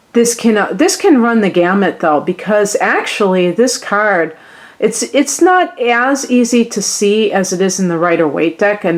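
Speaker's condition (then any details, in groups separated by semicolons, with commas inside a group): No condition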